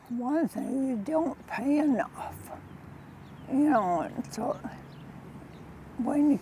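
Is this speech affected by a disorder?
Yes: spinocerebellar ataxia; loss of coordination affecting nerves throughout body, trouble putting toothpaste on brush.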